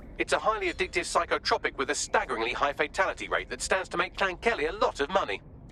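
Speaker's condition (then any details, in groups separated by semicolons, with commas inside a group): No condition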